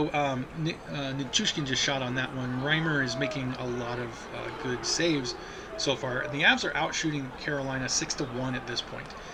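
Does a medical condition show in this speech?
No.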